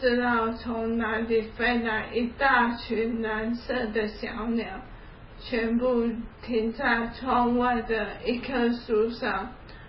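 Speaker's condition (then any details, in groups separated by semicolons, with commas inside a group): ALS; onset about three years ago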